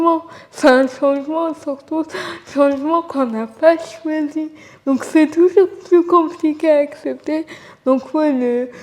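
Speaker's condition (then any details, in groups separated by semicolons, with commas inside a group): Cerebral palsy; from birth, uses wheelchair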